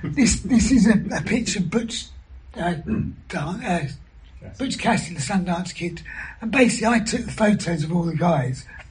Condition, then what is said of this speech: Throat cancer. I've also had three injections in my vocals.